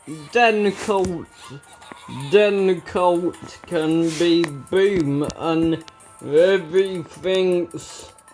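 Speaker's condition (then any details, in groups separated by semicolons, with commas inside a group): Ataxia; speech recently worse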